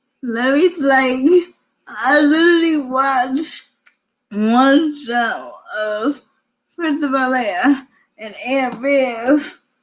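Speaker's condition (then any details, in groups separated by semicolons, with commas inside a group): Cerebral palsy; from birth, difficult delivery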